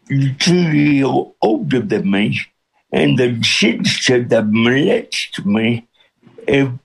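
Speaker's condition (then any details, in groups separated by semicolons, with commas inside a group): Cerebral palsy with speech impediment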